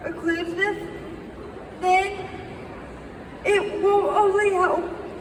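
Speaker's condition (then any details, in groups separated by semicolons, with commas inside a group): Quadriplegic spastic cerebral palsy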